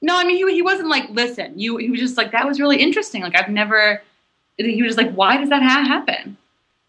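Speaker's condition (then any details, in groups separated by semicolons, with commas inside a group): No condition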